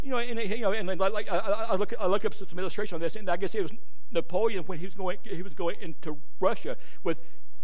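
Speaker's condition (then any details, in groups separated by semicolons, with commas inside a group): Stuttering; once felt speech made preaching impossible; preaching a sermon, prays for clarity of speech; jokes listeners probably haven't noticed; repeated sounds, repeated words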